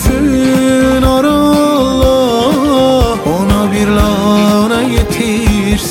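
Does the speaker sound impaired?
No.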